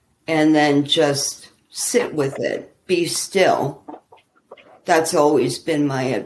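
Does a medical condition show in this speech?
Yes: ALS; small symptoms traced back easily 10 years or more.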